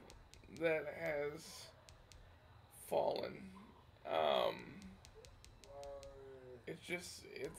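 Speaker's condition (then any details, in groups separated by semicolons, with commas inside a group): Cerebral palsy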